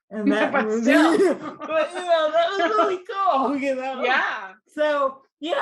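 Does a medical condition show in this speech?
Yes: cerebral palsy, mild; mildly affected speech.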